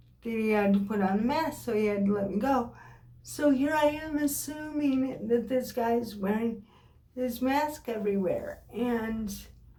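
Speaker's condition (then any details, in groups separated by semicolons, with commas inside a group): Cerebral palsy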